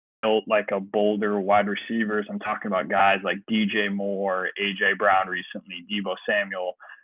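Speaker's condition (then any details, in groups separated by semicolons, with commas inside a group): No condition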